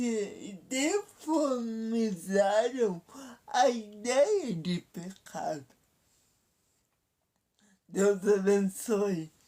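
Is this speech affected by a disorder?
Yes: paralysis.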